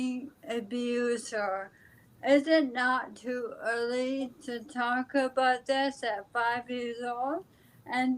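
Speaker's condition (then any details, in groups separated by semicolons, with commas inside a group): ALS; speech affected but still understandable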